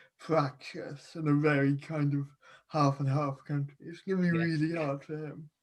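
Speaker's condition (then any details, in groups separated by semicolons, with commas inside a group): Cerebral palsy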